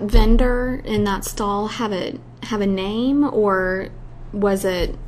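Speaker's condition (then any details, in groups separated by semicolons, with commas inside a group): No condition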